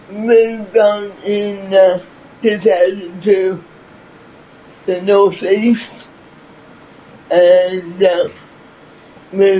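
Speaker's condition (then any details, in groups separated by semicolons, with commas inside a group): Cerebral palsy; from birth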